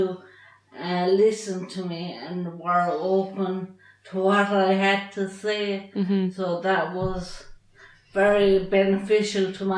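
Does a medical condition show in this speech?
Yes: traumatic brain injury.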